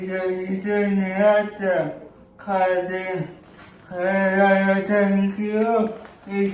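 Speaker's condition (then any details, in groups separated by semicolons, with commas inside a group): Cerebral palsy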